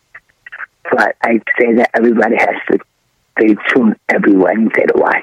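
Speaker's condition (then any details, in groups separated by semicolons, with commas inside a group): Throat cancer; throat tumor found by throat specialist at Columbia Presbyterian, multiple surgeries, long recovery; trouble swallowing at onset, first treated as strep, later unable to swallow or breathe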